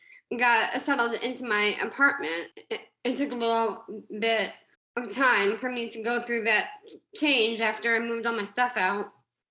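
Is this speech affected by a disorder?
Yes: Down syndrome; coached by Diane Jensen.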